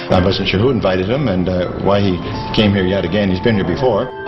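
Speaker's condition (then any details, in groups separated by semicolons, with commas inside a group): No condition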